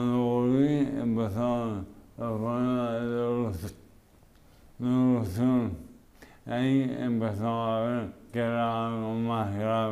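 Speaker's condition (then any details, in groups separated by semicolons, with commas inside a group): Amyotrophic lateral sclerosis; speech onset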